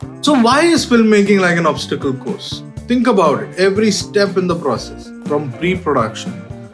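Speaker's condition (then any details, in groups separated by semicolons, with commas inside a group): No condition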